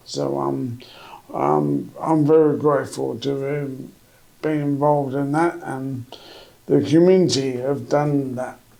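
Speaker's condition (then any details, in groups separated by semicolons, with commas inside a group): MND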